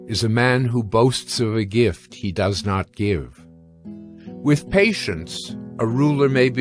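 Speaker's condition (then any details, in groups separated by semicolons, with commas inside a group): No condition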